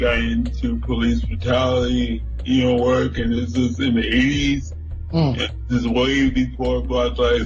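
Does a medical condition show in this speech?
Yes: cerebral palsy; nosebleed and stopped breathing as newborn at home in Buffalo.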